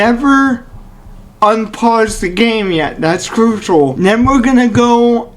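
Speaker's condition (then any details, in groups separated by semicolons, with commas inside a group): Cerebral palsy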